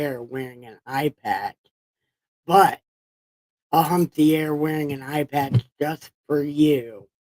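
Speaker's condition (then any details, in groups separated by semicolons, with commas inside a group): Brain injury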